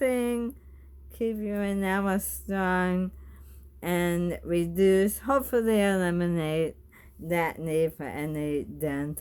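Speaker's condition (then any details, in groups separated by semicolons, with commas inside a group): Bulbar ALS; diagnosed nine or more months after onset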